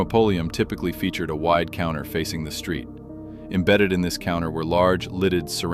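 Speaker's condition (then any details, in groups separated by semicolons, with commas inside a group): No condition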